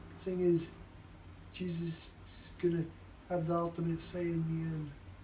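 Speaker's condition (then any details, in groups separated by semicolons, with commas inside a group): Traumatic brain injury; assault at age 15, unable to walk or self-care; about 17 years since injury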